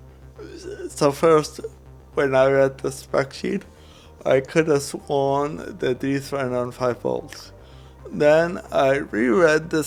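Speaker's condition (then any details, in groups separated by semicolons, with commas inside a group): Cerebral palsy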